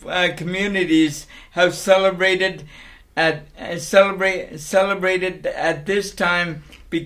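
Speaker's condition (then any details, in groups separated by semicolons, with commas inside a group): Cerebral palsy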